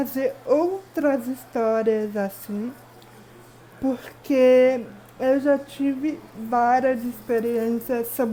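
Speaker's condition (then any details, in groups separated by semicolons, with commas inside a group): Cerebral palsy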